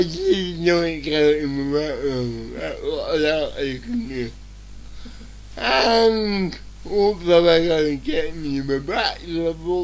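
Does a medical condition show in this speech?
Yes: cerebral palsy.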